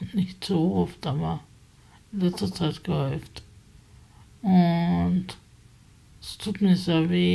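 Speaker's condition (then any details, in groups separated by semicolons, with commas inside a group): Spasticity from birth; multiple sclerosis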